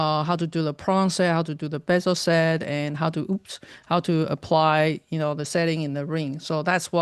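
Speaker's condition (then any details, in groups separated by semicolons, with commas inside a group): No condition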